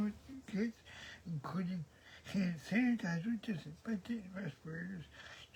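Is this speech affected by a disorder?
Yes: cerebral palsy; present since birth.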